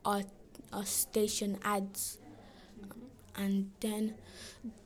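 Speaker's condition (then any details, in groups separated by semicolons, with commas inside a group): Stammering; attended small stammering group during summer holiday; blocks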